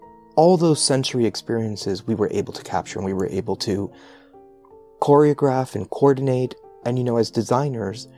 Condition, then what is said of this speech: None; typical speech.